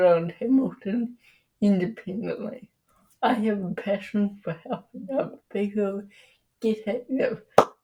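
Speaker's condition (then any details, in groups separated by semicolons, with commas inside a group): Cerebral palsy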